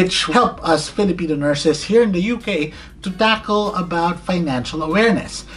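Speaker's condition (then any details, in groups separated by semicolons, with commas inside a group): No condition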